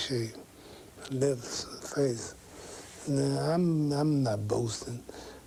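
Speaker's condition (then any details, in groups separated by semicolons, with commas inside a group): Parkinson's syndrome; mild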